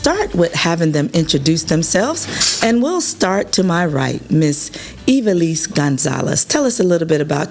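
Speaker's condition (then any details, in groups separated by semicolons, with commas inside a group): No condition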